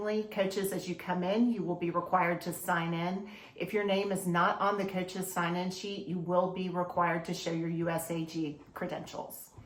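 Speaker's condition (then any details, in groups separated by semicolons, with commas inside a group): No condition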